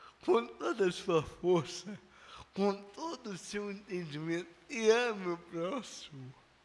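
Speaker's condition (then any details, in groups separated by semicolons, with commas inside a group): Cerebral palsy; no speech as child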